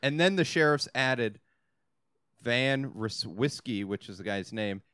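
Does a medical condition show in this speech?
No.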